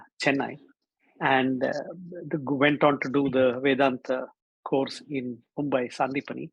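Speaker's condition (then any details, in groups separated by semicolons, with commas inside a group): No condition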